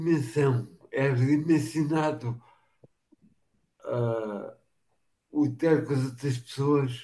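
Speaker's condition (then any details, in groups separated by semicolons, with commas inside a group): Machado-Joseph disease (sca3)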